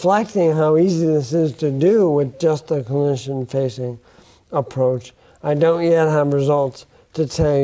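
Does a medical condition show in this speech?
Yes: bulbar onset ALS; affects speech.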